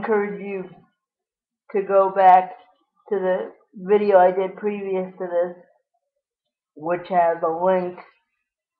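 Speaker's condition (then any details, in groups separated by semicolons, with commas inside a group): Cerebral palsy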